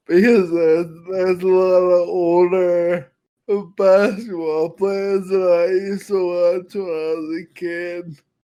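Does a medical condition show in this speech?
Yes: Friedreich's ataxia.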